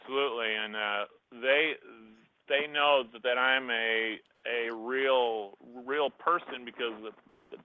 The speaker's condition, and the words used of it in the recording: Stuttering. It was kind of interesting, because I thought when I first started this, I thought, well, I actually stutter, so I thought, wow.